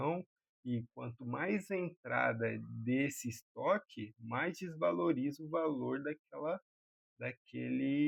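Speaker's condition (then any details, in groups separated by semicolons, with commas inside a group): No condition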